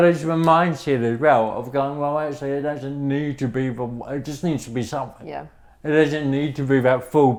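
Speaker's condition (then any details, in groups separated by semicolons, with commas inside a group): Cerebral palsy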